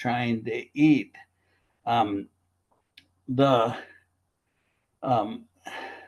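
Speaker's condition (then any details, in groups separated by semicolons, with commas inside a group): Primary lateral sclerosis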